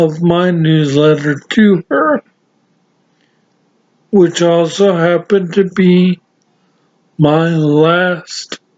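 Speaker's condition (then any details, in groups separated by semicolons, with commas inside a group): Severe traumatic brain injury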